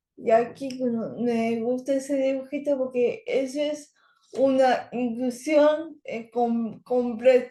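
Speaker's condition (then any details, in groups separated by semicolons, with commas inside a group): Cerebral palsy; present from birth, affects language brain areas, physical disability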